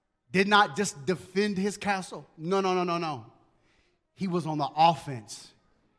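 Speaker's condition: No condition

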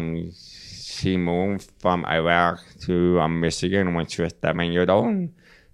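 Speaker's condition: Profound deafness; congenital profound bilateral deafness

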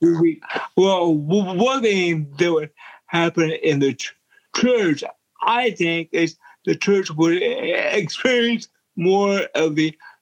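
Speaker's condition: Cerebral palsy; wheelchair user

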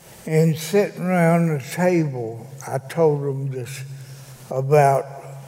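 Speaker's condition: Cerebral palsy; can no longer walk

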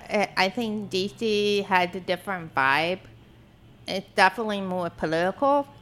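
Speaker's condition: Deafness; deaf since childhood, may not notice speech from behind

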